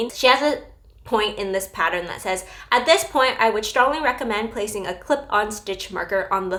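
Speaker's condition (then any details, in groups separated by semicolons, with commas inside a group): No condition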